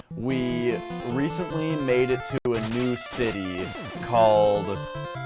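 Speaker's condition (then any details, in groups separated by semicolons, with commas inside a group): No condition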